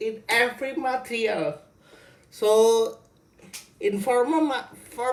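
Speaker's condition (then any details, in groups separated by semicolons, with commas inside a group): Cerebral palsy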